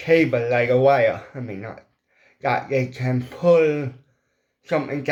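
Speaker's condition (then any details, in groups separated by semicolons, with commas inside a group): Cerebral palsy; mild, ataxic type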